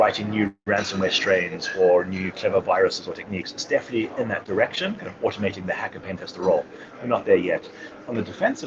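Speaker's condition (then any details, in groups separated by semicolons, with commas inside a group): No condition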